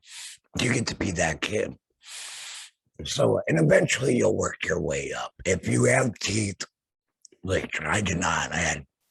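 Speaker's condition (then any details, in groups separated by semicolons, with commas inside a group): Laryngectomy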